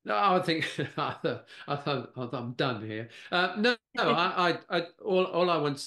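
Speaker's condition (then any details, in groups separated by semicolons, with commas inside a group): Aphasia after stroke; stroke at age 69, no mobility loss, cannot write scripts; word-finding difficulty, words come slowly or not at all, occasional faltering, less fluent, easier one-on-one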